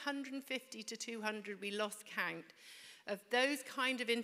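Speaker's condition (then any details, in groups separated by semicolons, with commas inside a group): No condition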